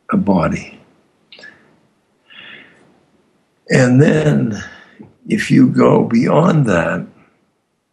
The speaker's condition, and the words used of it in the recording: Aphasia. It's obviously much harder to weave together a complex story with lots of different threads